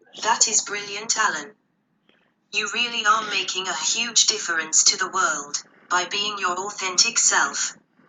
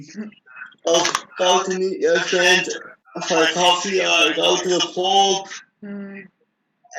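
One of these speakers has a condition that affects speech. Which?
The second: cerebral palsy.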